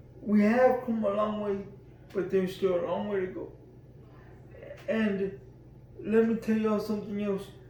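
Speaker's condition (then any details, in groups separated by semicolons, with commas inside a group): Cerebral palsy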